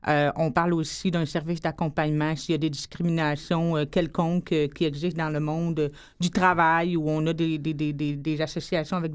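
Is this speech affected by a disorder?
Yes: hearing loss; hearing impaired since childhood; expresses herself very well, worked very hard for it, also speaks English well.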